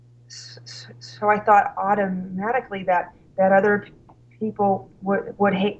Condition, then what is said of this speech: Stuttering. So it's not like, oh, here's my stuttering, and I'm at the mercy of this thing.